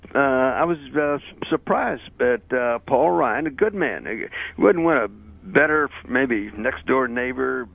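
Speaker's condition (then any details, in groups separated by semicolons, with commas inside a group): No condition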